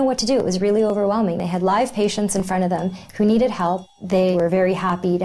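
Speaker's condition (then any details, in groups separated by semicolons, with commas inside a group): No condition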